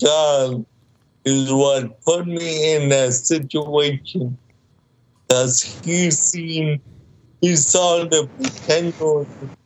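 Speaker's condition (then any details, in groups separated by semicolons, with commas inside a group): Cerebral palsy, mild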